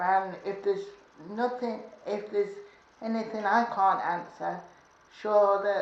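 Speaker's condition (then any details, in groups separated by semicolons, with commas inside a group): Cerebral palsy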